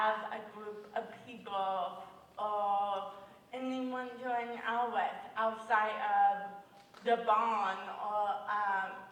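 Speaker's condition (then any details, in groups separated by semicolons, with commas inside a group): Cerebral palsy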